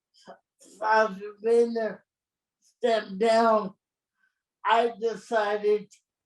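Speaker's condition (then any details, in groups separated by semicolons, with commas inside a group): Cerebral palsy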